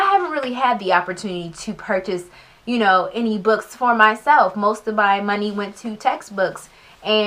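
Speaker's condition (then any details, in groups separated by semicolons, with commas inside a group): No condition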